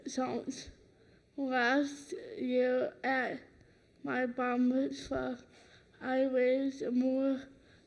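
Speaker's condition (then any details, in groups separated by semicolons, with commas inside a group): Cerebral palsy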